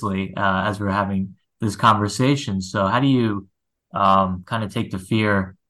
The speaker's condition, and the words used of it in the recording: No condition.